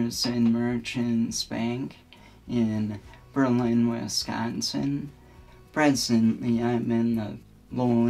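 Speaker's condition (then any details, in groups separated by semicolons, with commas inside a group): Cerebral spinal ataxia; present from birth, recessive disorder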